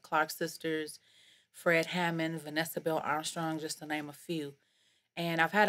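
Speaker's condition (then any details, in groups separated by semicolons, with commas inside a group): No condition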